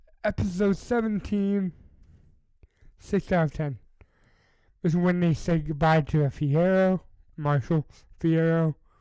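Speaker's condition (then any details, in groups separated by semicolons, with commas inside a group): Cerebral palsy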